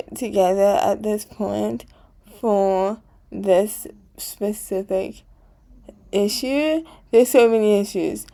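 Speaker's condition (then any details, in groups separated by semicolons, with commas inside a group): Cerebral palsy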